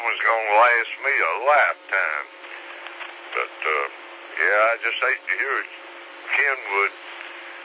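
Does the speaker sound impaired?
Yes: slurred speech; stroke 3 years ago.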